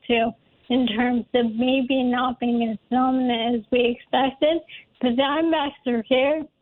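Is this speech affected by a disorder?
Yes: ALS; diagnosed a while back.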